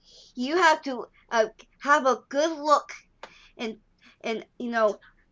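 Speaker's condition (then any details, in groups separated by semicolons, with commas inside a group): Down syndrome; lifelong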